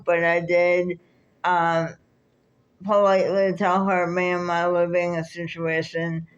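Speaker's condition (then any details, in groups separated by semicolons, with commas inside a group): Cerebral palsy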